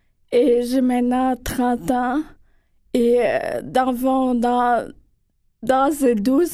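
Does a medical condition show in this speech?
Yes: Friedreich's ataxia; diagnosed at age 15, now age 30, progressive.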